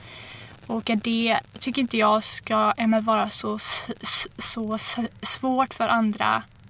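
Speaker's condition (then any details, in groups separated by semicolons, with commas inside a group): Stuttering; uncontrollable, random, unpredictable fluency, varies by day, nervousness sometimes worsens, little personally helps; repeated sounds, prolonged sounds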